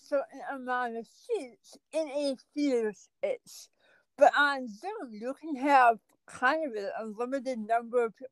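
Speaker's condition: Cerebral palsy; speech affected

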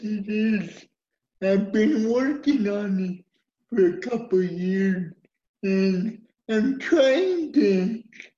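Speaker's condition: Cerebral palsy; uses wheelchair

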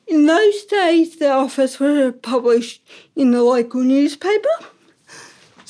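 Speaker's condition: Ataxic cerebral palsy; impaired coordination

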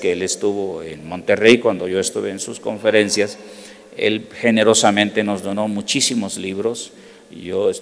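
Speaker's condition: No condition

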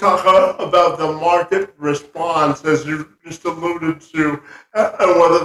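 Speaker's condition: Spastic quadriplegia cerebral palsy; legs affected

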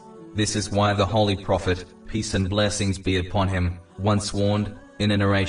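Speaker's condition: No condition

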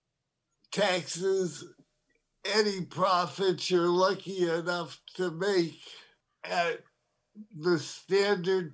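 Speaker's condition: Parkinson's disease; diagnosed over 9 years ago

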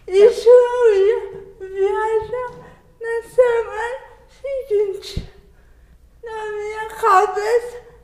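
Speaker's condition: Cerebral palsy; listeners sometimes misunderstand words

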